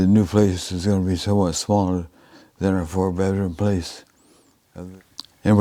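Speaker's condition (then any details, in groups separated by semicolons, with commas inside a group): Advanced Parkinson's disease, severe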